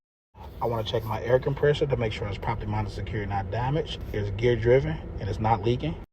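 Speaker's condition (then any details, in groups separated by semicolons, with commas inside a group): No condition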